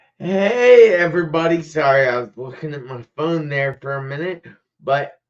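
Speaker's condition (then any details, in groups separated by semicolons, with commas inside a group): Traumatic brain injury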